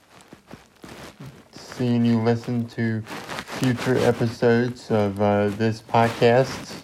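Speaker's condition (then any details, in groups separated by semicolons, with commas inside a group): Cerebral palsy; wheelchair user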